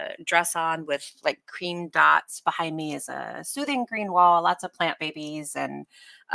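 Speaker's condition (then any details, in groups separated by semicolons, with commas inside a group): No condition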